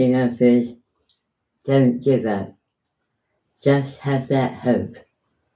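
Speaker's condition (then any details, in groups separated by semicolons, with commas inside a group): Mouth cancer after operations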